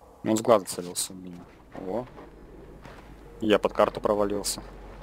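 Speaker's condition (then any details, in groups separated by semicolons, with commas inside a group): No condition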